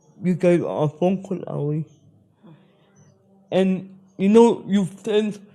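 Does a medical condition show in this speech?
Yes: spastic cerebral palsy.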